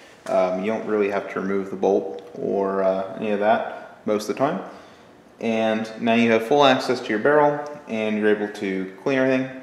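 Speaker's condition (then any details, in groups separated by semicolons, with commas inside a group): No condition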